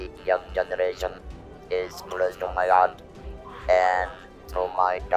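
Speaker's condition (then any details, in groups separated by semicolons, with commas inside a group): Laryngectomy after vocal cord cancer; laryngectomy voice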